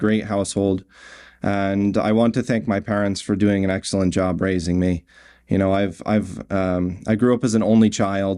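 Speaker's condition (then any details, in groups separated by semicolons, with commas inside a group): No condition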